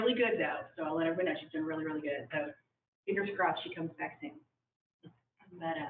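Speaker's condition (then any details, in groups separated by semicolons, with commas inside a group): No condition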